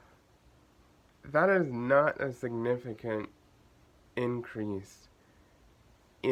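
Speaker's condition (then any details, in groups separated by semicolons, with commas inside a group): Cerebral palsy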